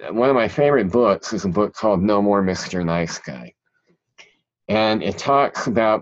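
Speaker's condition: Cleft palate; cleft palate and cleft lip, present since childhood; speech impediment still present, talked funny as a child

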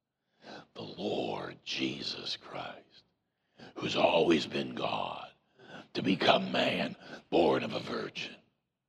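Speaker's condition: Voice box removal needed; vocal cord cancer

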